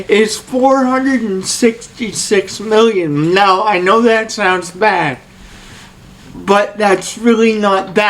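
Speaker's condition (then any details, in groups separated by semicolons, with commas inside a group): Cerebral palsy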